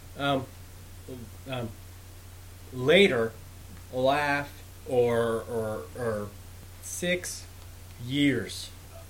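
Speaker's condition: Aphasia after stroke; aphasia caused by stroke, arm and leg affected, same side as Randy; speaking better than before; understands jokes but cannot tell them, speaking is hard, short fragmented phrases

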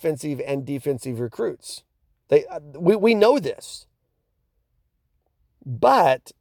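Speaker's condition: No condition

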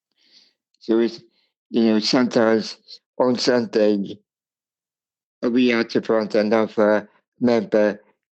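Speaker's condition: Cerebral palsy; speech impairment

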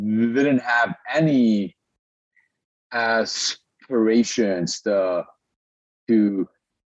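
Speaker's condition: Stutter; stutter since birth in Lebanon, speaking disability, breathing technique partly controls it, Toastmasters practice; stutters openly during interview, experienced public speaker; audible stutter, pauses may sound like internet lag; repeated sounds, blocks

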